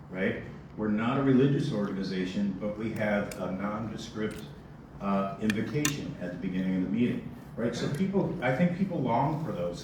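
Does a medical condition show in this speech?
No.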